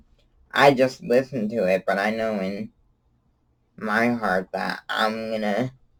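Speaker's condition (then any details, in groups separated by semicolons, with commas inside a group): Cerebral palsy; from birth, wheelchair user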